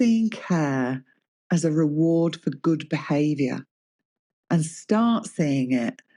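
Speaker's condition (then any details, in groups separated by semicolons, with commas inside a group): No condition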